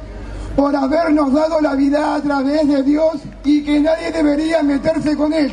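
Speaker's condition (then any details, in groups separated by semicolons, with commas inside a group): Down syndrome; age 35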